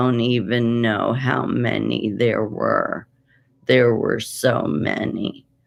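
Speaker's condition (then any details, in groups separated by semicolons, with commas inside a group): Essential tremor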